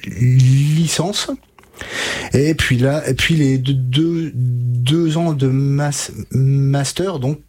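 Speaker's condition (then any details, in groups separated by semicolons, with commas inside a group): Stuttering; stuttering since age 5 to 6, about 27 years, untreated until about 20; speech therapy with stuttering specialist Catherine Daubier in Nancy from 20-22, several years, fluency techniques; current blocks and repetitions, blocked every sentence, used gestures, froze reading aloud; repeated sounds, repeated words, prolonged sounds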